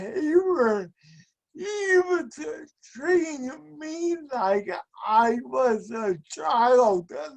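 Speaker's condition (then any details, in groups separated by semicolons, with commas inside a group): Speech and mobility impairment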